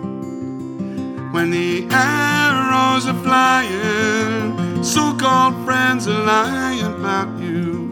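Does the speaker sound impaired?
No.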